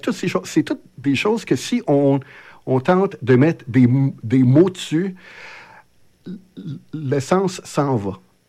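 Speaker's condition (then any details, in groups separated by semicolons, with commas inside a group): Stuttering; lifelong stuttering, genetic component stated, psychological and physiological wall to cross each time to speak; often unable to get words out when speaking; repeated sounds, prolonged sounds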